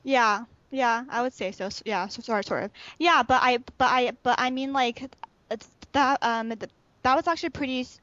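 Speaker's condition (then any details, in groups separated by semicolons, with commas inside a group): Stuttering; stuttering since very young age, speech therapy from fifth grade, arm pumping with blocks stopped by therapy; recent program with costal breathing and voluntary stuttering, fluent for a month then relapsed; still stutters, arm pumped up and down during blocks as child; repeated sounds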